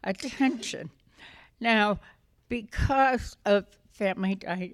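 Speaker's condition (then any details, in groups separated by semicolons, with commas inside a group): Essential tremor; essential tremor affecting voice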